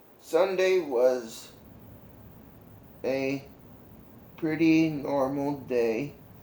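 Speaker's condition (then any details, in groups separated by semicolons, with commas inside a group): Cerebral palsy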